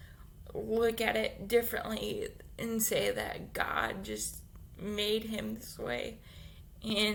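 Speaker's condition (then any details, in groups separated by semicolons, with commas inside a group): Cerebral palsy; infant ventilator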